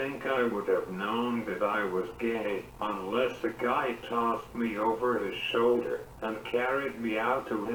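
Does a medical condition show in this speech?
Yes: cerebral palsy; uses wheelchair.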